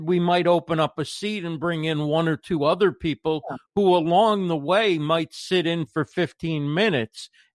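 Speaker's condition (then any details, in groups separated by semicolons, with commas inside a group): No condition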